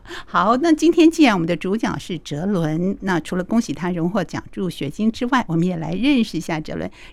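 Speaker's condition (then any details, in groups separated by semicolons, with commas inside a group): No condition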